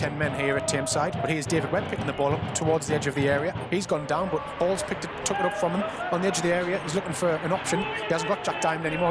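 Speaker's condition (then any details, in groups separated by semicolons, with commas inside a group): No condition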